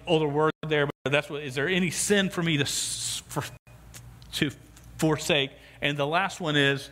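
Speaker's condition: Stuttering; lifelong stutter, used interpreter scout, also a stutterer, on Africa mission trip; rough time with scripture reading; gets stuck on words, stutters when preaching, rough time reading scripture aloud; repeated sounds

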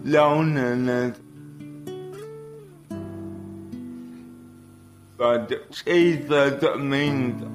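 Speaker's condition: Cerebral palsy

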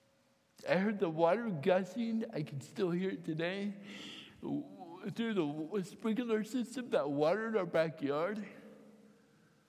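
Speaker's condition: Cerebral palsy, mild; hand tremor

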